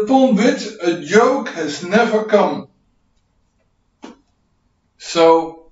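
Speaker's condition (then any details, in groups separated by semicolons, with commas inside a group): No condition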